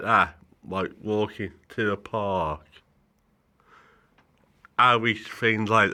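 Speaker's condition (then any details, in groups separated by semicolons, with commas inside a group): Cerebral palsy; needs help shopping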